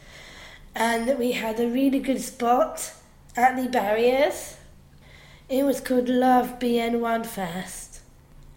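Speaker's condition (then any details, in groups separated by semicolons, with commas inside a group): Down syndrome; slow learning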